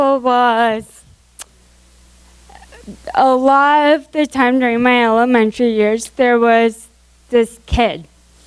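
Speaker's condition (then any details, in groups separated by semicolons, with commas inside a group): Cerebral palsy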